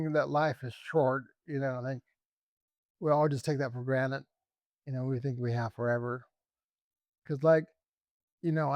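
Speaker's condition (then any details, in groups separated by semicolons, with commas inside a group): ALS; voice still present, voice banked, attends speech therapy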